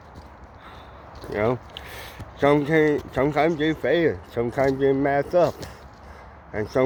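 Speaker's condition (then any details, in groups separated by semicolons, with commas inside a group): Cerebral palsy; mild, ataxic type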